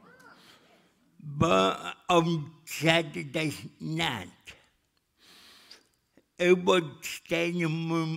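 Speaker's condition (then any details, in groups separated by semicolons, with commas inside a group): Cerebral palsy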